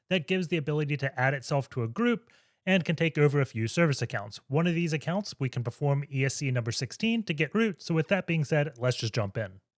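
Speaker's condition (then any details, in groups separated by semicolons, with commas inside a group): No condition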